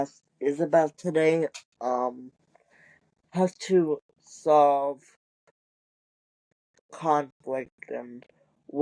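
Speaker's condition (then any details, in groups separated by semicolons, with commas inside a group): Cerebral palsy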